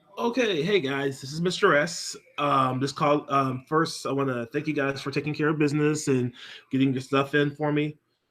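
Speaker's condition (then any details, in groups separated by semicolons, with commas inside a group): No condition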